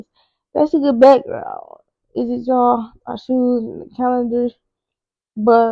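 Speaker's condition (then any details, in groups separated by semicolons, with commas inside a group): Cerebral palsy; wheelchair user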